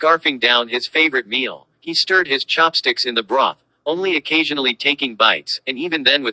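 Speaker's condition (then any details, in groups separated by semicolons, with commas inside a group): No condition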